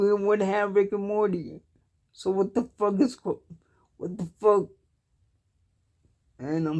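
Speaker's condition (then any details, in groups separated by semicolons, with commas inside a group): Cerebral palsy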